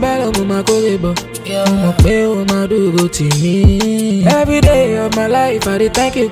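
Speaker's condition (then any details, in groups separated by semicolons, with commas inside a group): No condition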